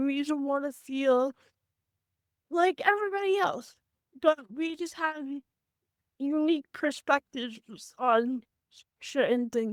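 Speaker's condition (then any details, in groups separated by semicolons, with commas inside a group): Cerebral palsy; from birth; had speech therapy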